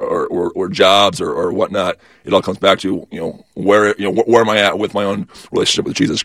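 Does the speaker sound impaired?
Yes: stutter; stutter first noticed in high school, not noticed in childhood; magnified on mission while learning and speaking Spanish; here repeated sounds.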